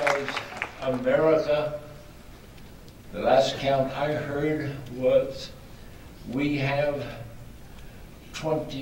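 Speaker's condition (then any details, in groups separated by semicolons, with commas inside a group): ALS; extremely weak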